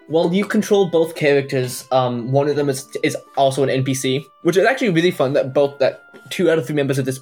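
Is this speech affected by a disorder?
No.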